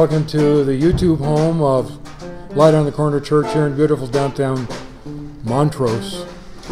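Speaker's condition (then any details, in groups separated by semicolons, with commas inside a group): No condition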